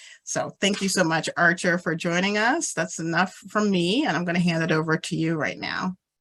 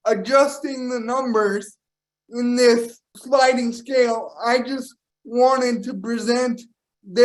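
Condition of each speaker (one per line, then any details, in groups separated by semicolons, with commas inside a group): No condition
Cerebral palsy; power wheelchair; receives therapy services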